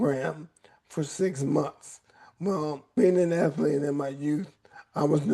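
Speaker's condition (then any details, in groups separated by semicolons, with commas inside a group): ALS; voice raspy at times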